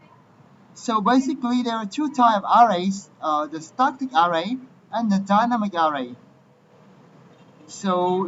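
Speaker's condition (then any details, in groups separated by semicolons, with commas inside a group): No condition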